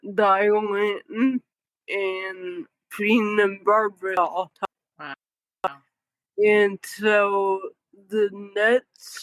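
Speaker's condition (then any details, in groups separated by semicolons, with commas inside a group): Cerebral palsy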